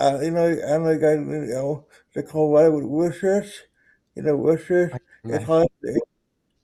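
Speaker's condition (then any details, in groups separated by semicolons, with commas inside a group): Cerebral palsy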